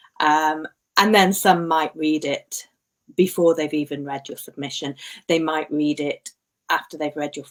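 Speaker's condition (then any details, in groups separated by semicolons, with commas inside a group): No condition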